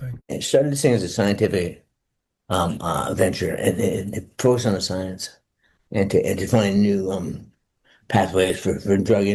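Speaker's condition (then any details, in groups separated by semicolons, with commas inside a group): Parkinson's disease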